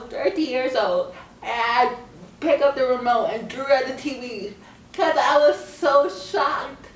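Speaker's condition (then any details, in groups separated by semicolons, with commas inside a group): Cerebral palsy; scoliosis, spine and leg surgery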